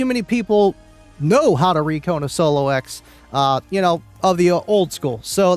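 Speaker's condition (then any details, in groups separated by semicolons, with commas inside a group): No condition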